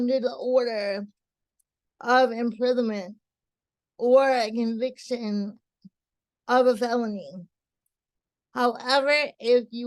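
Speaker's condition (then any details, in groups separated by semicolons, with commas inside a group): Cerebral palsy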